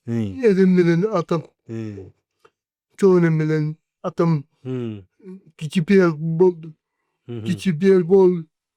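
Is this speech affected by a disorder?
Yes: cerebral palsy; 40 years with condition.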